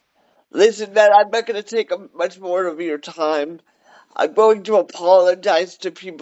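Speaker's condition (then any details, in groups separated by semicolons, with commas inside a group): Cerebral palsy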